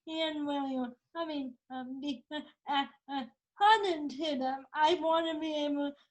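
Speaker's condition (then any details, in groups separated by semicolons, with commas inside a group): Quadriplegic cerebral palsy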